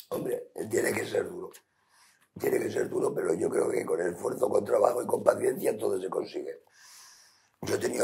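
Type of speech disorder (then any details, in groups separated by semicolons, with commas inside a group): Speech with a voice prosthesis; total laryngectomy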